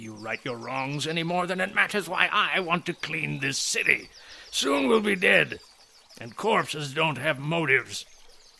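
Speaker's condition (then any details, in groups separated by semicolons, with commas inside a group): No condition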